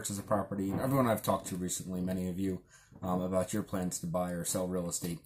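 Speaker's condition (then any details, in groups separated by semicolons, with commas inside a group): No condition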